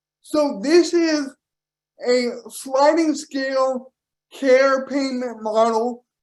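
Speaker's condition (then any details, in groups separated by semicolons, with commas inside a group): Cerebral palsy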